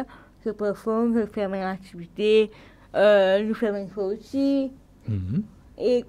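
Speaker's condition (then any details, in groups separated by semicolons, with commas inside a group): Cerebral palsy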